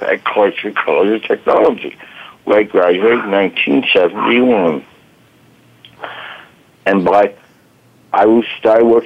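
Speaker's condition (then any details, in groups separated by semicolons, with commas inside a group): Voice box damage from tracheostomy; fire at 30, medic's trach tube damaged voice box, traumatic brain injury, 1-2 week coma; about 35 years since injury, past therapy and psychiatrists; lasting physical voice challenge from damaged voice box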